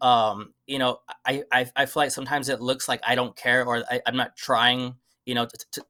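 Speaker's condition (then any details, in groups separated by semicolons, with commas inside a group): Stutter; stutter since childhood, never addressed as stuttering, talked a lot and fast, constantly told to slow down; adult, repeats words, gets stuck on words, often cannot start sentences, stutter also obstacle in Spanish; word repetitions, blocks at sentence start, stutters in Spanish too; repeated sounds, repeated words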